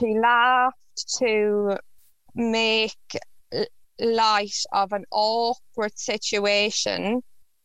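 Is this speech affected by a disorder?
Yes: stutter; developmental, onset about age 3, worsened into teens, childhood speech therapy unhelpful, cause unknown; adult, lifelong, good speech day at recording, good days and bad days; stutters more when rushed or listeners rude, badly with new people, rarely with close friends, family; here prolonged sounds, blocks.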